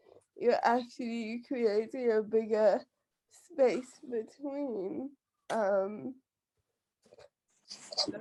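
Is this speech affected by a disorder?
Yes: cerebral palsy; uses wheelchair.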